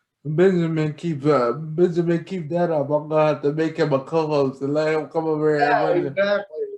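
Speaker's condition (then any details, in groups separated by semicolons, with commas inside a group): Cerebral palsy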